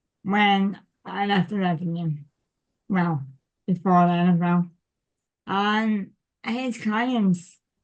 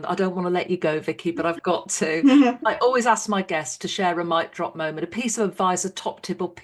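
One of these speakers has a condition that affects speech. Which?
The first: cerebral palsy; physical only, limited mobility since childhood, leg surgery, spinal curvature; cannot walk, wheelchair outside, walking slowly improving.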